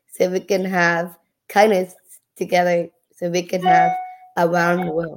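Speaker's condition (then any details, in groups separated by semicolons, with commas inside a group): Down syndrome; age 14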